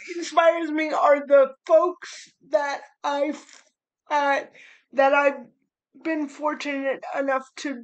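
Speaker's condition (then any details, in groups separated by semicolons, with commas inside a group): Cerebral palsy; spastic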